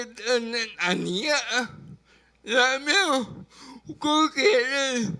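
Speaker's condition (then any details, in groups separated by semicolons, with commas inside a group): Brain lesion disability grade 1, severe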